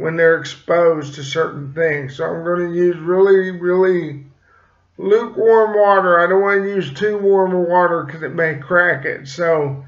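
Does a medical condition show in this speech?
Yes: cerebral palsy; slight speech impediment.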